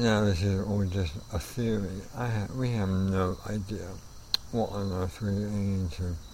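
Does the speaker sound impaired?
Yes: ALS; amyotrophic lateral sclerosis, onset with trouble playing guitar, neurologist diagnosis, incurable, will eventually impair movement, breathing; about a year since first symptoms, diagnosed within past year, left arm affected; already affecting voice, naturally soft-spoken, quiet voice.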